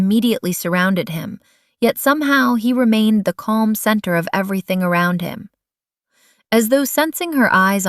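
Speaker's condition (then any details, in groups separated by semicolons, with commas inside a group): No condition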